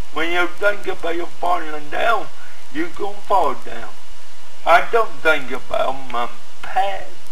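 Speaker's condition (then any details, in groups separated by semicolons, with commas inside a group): Cerebral palsy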